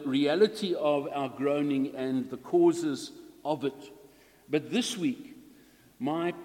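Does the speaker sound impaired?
No.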